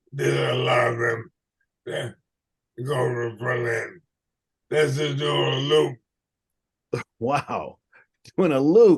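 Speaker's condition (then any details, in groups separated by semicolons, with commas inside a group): ALS/MND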